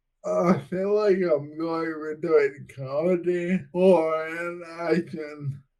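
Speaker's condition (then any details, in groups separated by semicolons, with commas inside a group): Friedreich's ataxia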